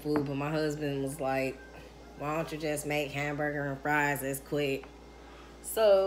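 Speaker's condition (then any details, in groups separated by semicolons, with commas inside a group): No condition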